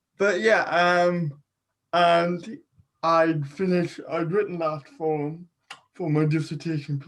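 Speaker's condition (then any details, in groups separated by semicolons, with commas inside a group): Cerebral palsy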